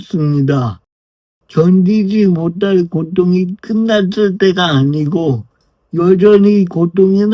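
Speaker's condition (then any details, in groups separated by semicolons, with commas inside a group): Brain lesion disability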